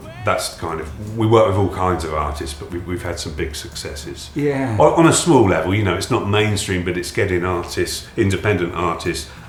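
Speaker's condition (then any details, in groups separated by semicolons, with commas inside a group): No condition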